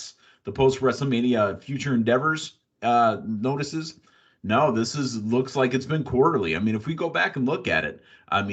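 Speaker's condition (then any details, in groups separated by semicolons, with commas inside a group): No condition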